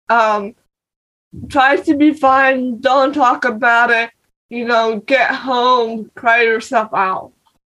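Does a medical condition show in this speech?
Yes: cerebral palsy; non-progressive, needs change over time.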